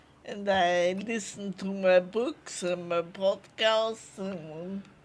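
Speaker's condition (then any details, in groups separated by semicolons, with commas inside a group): Multiple sclerosis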